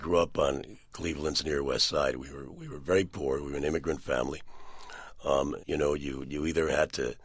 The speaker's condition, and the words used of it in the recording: Laryngectomy. Should we explain your voice, by the way?